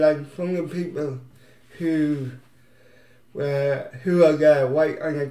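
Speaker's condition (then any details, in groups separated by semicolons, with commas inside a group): Cerebral palsy; mild, ataxic type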